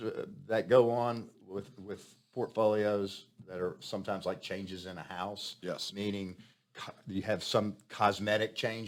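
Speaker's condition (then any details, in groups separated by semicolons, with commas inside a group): No condition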